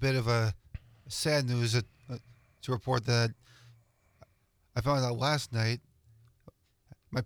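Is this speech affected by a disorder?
Yes: stuttering; advocate for people who stutter; here blocks.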